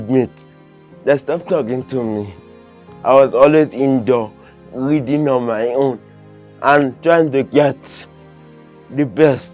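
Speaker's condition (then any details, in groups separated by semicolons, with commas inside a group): Cerebral palsy, severe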